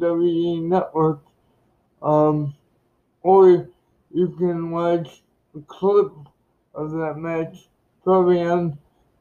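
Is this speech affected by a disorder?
Yes: cerebral palsy.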